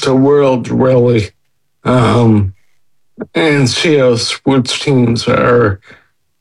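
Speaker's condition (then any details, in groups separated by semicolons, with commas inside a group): Friedreich's ataxia; diagnosed at age 19, onset with balance and gait problems, wheelchair user about 25 years; 28 years since diagnosis, progressive, on Skyclarys over 2 years, 3 pills daily, nystagmus slowed; hard-to-understand speech with progression, speech and swallowing improved on Skyclarys, more speech confidence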